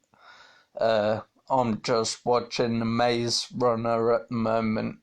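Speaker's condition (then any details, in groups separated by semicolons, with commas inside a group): Multiple sclerosis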